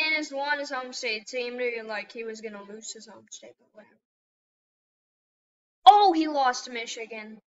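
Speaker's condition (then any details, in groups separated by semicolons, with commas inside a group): No condition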